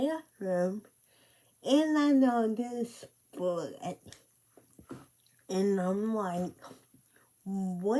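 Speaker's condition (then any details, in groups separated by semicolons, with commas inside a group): Cerebral palsy; speech affected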